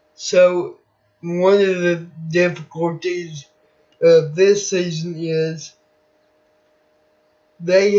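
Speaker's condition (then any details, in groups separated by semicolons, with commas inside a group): Cerebral palsy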